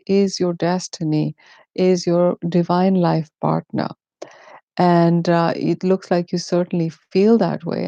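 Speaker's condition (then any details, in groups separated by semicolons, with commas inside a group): No condition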